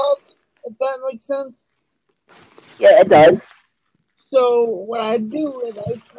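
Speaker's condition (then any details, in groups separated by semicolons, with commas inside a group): Cerebral palsy; uses wheelchair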